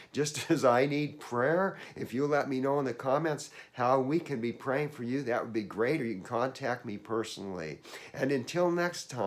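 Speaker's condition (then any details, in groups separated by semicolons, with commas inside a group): No condition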